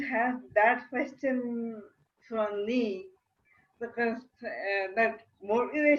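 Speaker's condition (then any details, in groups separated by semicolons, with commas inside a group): Cerebral palsy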